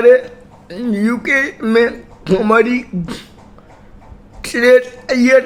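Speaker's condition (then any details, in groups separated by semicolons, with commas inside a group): Cerebral palsy; from birth, uses legs for tasks and computer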